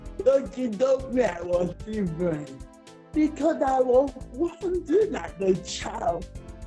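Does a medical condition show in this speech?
Yes: cerebral palsy; affects speech, often hard to understand.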